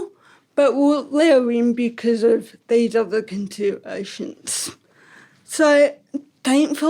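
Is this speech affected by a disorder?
Yes: ataxic cerebral palsy.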